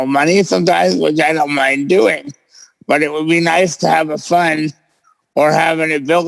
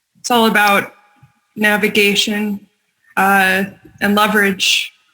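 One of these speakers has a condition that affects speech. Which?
The first: cerebral palsy; present since birth.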